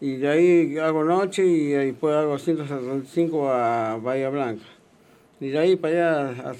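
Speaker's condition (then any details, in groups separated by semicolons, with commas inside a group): Parkinson's disease; no tremor now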